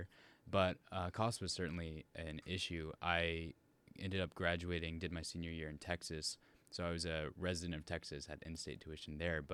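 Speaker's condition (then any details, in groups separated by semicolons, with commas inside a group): No condition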